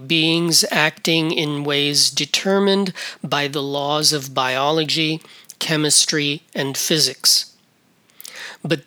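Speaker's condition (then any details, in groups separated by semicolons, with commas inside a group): No condition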